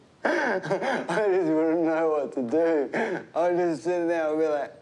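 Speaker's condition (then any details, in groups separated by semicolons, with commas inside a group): Traumatic brain injury; car accident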